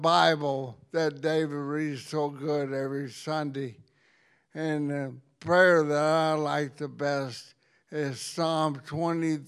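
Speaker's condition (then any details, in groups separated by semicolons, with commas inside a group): ALS; progressive neurodegenerative motor disease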